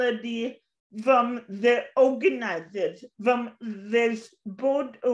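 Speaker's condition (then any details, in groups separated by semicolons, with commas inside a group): Cerebral palsy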